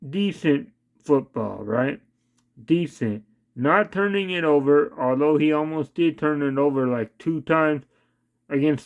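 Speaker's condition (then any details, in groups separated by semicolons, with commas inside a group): Cerebral palsy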